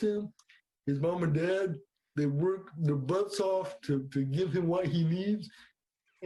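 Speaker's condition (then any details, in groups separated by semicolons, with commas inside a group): Cerebral palsy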